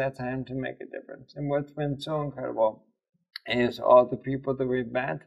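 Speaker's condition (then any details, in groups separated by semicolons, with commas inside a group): ALS; voice and hands affected; voice affected, voice changes about a year after onset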